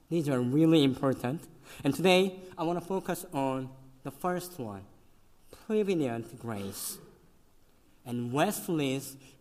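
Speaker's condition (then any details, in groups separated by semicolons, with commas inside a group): Cleft lip and palate; congenital, severe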